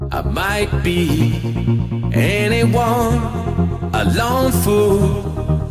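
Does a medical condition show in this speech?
No.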